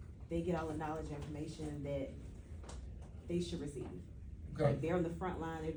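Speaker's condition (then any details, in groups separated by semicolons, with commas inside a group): No condition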